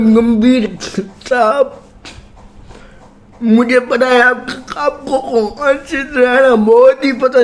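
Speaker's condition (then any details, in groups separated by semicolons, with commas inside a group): Cerebral palsy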